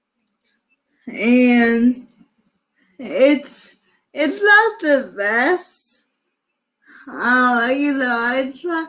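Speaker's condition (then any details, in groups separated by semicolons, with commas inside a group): Cerebral palsy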